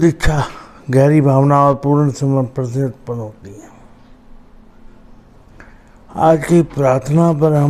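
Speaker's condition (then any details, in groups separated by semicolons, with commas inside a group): Cerebral palsy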